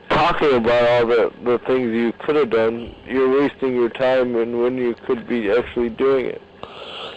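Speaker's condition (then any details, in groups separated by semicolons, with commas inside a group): Cerebral palsy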